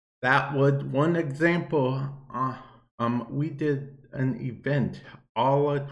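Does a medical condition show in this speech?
Yes: cerebral palsy; affects speech a bit, viewer asked why talking like that.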